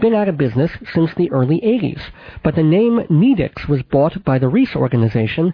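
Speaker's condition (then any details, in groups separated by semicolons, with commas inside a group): Cleft palate with lisp; braces 10 years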